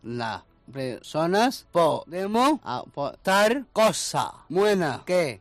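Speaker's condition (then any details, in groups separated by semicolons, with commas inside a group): Down syndrome; congenital, severe congenital heart disease, several heart surgeries in first year and a half, early stimulation; adult, 23 years old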